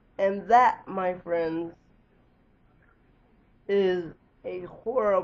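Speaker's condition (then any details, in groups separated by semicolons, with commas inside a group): Cerebral palsy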